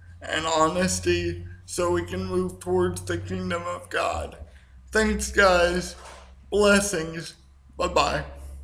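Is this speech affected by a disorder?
Yes: cerebral palsy; speaks slower at times.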